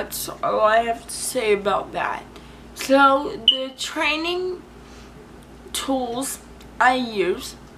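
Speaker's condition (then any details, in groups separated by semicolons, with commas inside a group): Cerebral palsy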